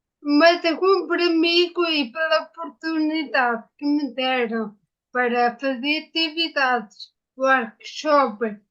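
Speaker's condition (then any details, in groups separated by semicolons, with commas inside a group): Ataxia after brain injury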